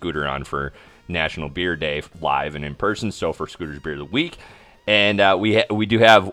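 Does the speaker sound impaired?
No.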